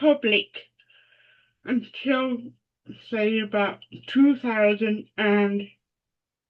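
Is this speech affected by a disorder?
Yes: cerebral palsy; mild form.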